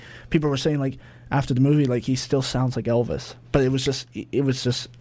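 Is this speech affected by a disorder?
No.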